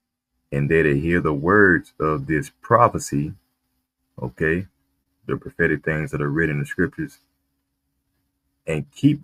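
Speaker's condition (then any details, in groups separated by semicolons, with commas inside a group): No condition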